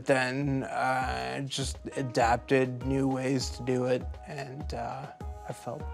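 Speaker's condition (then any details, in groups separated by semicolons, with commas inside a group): Friedreich's ataxia; neuromuscular disorder; progressively worsening, in rehabilitation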